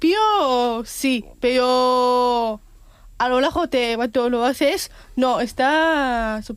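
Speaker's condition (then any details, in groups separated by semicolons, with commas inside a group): Down syndrome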